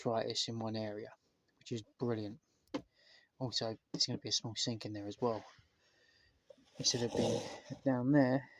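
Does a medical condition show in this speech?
No.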